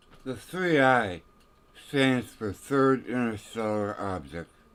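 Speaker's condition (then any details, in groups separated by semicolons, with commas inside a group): Tongue cancer; tongue tumor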